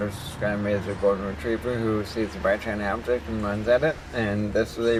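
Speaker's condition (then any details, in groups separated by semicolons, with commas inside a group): ALS; speaking over five minutes is a struggle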